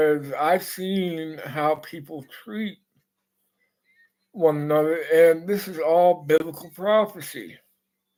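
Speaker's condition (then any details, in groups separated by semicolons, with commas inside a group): Parkinson's; speech impediment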